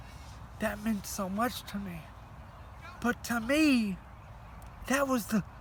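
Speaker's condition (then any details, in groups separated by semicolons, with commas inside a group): Cerebral palsy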